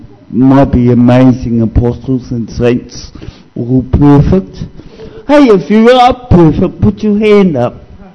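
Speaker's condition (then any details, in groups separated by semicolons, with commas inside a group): Cerebral palsy; discovered at age 2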